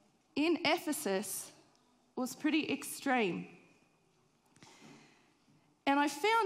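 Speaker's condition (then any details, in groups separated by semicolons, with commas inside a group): No condition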